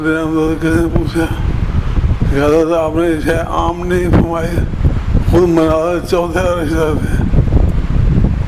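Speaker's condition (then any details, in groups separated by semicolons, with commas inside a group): Difficulty speaking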